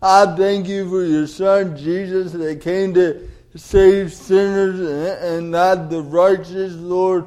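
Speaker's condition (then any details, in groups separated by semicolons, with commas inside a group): Cerebral palsy; delayed development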